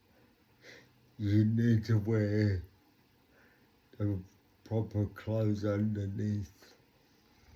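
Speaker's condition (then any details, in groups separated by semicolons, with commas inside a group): Cerebral palsy; talks slowly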